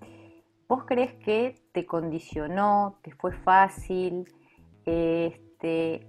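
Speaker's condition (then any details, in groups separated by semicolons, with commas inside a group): No condition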